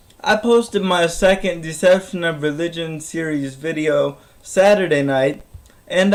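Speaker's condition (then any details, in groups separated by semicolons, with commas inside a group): Cerebral palsy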